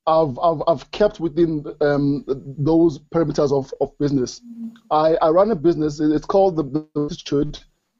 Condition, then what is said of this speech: Stuttering. As you listen to him talk, you can actually hear him battle with the starter.